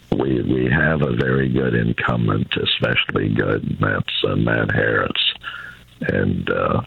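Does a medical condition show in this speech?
Yes: throat cancer; fifth bout of cancer after four earlier bouts; recovered from recent throat cancer, still has throat trouble, reduced energy; voice affected by throat cancer, ongoing throat trouble.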